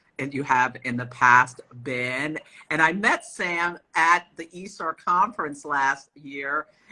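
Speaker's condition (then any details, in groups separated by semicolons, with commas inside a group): No condition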